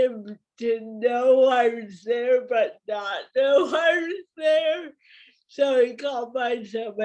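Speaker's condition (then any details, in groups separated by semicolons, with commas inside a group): Cerebral palsy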